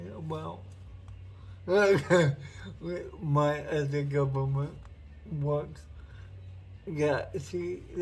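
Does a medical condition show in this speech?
Yes: cerebral palsy; uses wheelchair.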